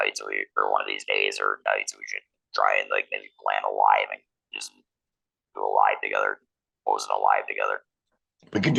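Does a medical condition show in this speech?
Yes: laryngectomy, electrolarynx.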